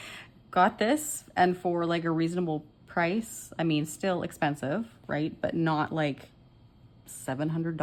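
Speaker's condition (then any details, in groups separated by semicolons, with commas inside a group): No condition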